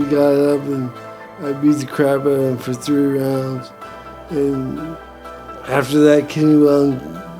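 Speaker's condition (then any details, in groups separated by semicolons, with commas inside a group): Brain injury; effects began around age 50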